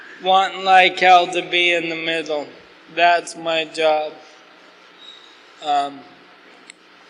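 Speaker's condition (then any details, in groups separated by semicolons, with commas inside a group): ALS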